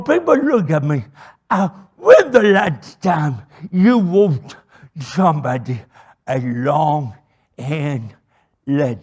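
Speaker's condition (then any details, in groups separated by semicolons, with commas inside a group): Cerebral palsy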